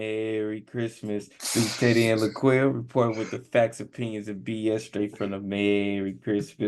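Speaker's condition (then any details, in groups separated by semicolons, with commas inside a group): No condition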